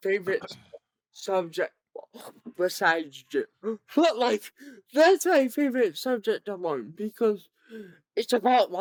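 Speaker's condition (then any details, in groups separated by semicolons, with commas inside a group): Cerebral palsy, severe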